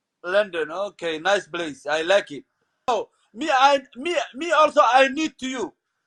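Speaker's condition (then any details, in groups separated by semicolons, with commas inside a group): No condition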